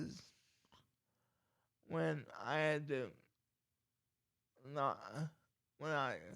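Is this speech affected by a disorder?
Yes: cerebral palsy.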